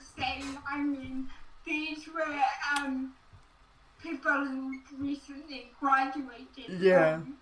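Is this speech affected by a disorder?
Yes: cerebral palsy.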